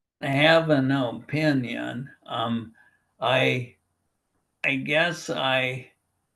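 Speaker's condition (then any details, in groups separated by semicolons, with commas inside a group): Primary lateral sclerosis, bulbar onset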